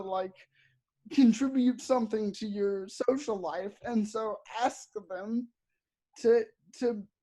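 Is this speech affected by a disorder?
Yes: cerebral palsy; audibly affected speech.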